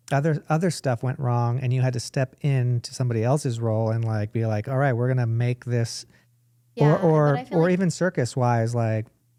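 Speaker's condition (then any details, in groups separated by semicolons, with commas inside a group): No condition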